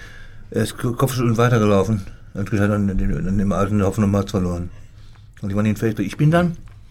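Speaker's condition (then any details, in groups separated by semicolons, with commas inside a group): Parkinson's disease; symptoms initially ignored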